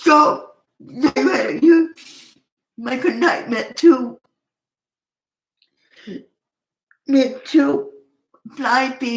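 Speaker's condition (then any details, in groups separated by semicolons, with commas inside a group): Cerebral palsy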